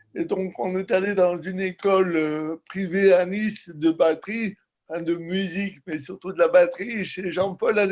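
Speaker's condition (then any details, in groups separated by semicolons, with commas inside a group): Cerebral palsy; from birth, lack of oxygen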